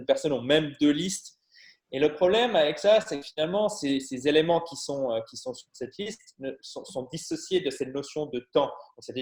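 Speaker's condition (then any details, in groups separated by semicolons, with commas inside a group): No condition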